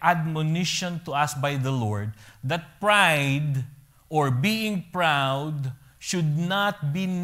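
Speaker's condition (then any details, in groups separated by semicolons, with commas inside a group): No condition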